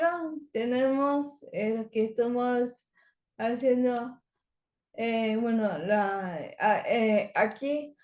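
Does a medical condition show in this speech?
Yes: cerebral palsy.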